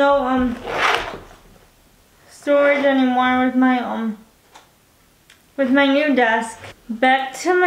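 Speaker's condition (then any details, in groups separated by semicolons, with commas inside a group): Cerebral palsy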